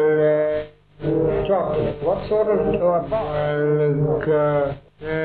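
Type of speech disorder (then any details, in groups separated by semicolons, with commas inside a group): Spastic dysarthria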